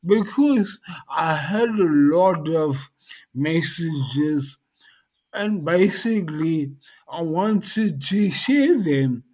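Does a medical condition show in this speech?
Yes: dysarthria post-stroke; speech highly affected, lost most mobility, vision and hearing also affected; initially unable to communicate by text or voice, often not understood, now more understandable.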